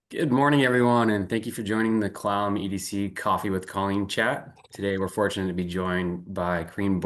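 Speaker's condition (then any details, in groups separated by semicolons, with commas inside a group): No condition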